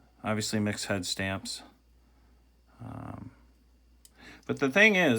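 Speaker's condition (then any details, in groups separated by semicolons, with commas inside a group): No condition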